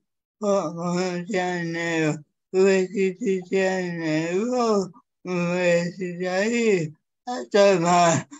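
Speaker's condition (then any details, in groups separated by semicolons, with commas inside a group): Cerebral palsy; physical disability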